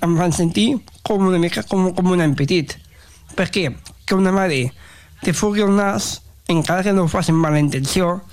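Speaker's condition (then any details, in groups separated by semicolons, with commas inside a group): Down syndrome; present since early childhood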